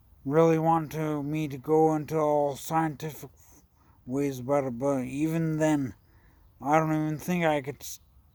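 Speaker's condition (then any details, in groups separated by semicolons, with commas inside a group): Traumatic brain injury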